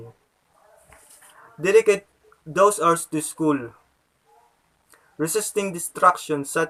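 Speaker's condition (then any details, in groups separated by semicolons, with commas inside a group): No condition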